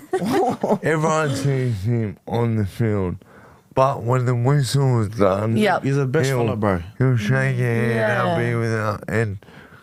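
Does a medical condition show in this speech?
Yes: motor neurone disease; shoulder onset.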